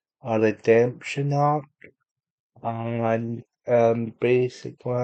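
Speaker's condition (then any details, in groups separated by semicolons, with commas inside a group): Cerebral palsy; unable to walk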